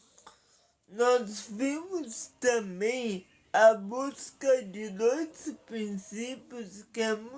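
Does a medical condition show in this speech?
Yes: paralysis.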